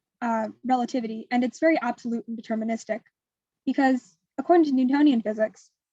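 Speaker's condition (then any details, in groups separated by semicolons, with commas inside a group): No condition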